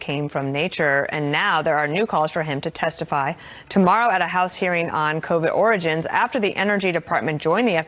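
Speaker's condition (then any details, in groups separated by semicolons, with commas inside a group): No condition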